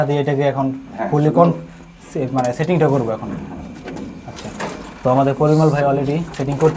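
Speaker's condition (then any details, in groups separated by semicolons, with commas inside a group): No condition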